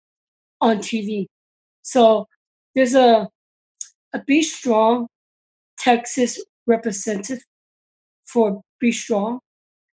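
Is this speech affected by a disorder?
Yes: Down syndrome; used cue cards when first presenting.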